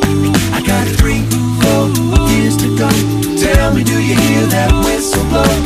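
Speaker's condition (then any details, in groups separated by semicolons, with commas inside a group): No condition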